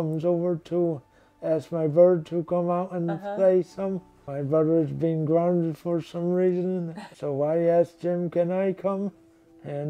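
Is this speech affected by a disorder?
Yes: traumatic brain injury; hit by car as child, resuscitated.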